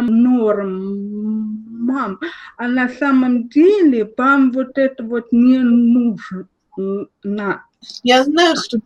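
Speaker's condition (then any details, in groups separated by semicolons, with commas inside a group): Cerebral palsy, spastic diplegia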